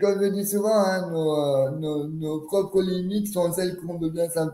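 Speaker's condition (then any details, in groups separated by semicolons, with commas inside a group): Cerebral palsy; quadriplegic, since birth, wheelchair user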